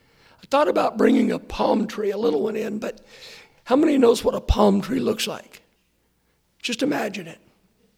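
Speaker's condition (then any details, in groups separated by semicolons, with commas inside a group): Hoarseness after vocal cord surgery; hoarse voice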